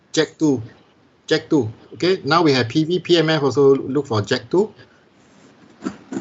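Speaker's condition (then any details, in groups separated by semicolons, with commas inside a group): No condition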